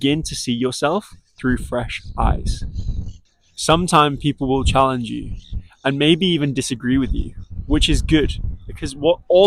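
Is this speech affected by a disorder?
No.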